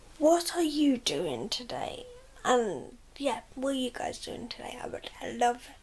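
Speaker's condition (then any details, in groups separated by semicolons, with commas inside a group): Cerebral palsy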